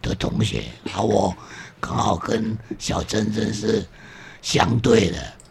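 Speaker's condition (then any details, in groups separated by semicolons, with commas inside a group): Vocal cord damage; unclear speech from vocal cord damage, greatly improved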